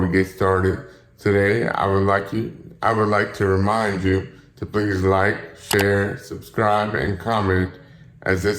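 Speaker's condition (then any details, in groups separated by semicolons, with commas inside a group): Cerebral palsy, spastic; some voice muscle weakness, still able to talk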